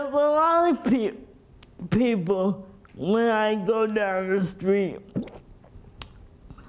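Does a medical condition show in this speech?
Yes: cerebral palsy.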